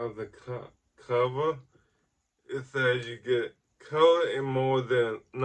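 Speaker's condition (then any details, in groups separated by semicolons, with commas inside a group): Ataxic cerebral palsy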